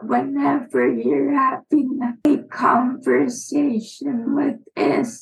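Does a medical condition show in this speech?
Yes: aphasia; brain AVM rupture with bleed after junior year of college, AVM removed in life-saving surgery; 3 years out, still improving, had daily 9-to-5 physical, occupational, speech therapy, hours reduced; talks poorly, intellect intact.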